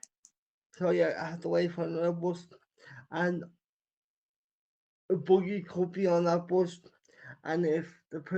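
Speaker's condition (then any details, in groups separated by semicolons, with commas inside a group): Cerebral palsy; wheelchair user since childhood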